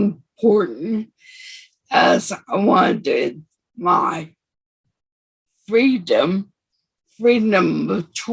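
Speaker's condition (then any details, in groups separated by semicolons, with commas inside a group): Severe anoxic brain injury; severe, wheelchair; early unable to speak, tracheostomy, sometimes types to communicate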